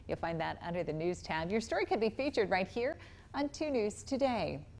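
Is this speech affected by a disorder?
No.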